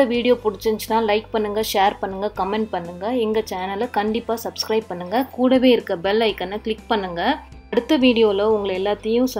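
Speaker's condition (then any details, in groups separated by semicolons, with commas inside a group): No condition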